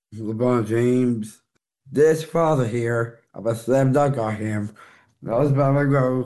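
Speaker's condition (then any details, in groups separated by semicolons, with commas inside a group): Down syndrome; congenital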